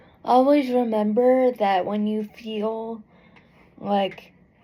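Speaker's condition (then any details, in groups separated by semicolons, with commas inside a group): Cerebral palsy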